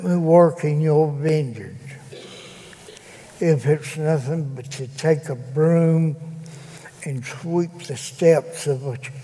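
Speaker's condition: Cerebral palsy; can no longer walk

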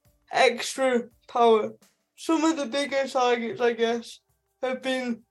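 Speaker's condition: Speech impediment; self-conscious about speech

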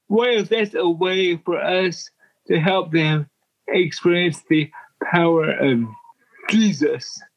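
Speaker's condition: Cerebral palsy; wheelchair user

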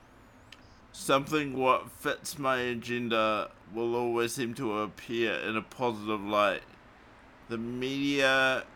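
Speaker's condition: Cerebral palsy; morphine not allowed after it

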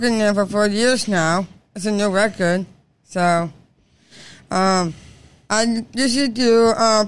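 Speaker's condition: Down syndrome; congenital

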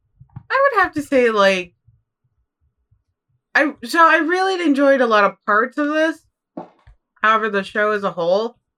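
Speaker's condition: No condition

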